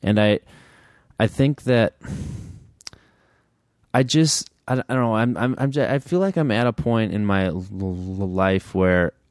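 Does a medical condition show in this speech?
Yes: stuttering; past periods of heavy struggle, now less of a barrier; tightening during blocks, struggle in technical talk, can modify stutter; here repeated words, blocks.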